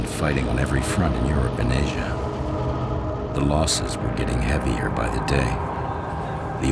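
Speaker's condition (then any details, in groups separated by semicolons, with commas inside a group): No condition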